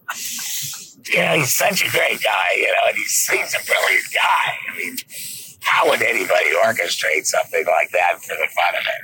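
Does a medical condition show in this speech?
Yes: laryngectomy; rattles esophagus like vocal cords.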